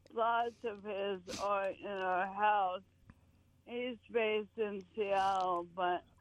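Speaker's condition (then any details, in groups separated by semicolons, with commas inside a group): ALS; vibrating neurons in head, no longer writing poems or revising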